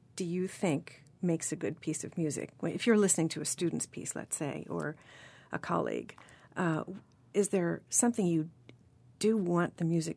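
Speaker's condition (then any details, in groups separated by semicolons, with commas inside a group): No condition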